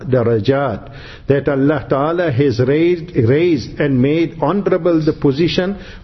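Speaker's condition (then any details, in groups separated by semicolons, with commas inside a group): No condition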